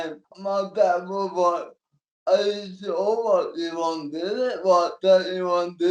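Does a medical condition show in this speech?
Yes: cerebral palsy.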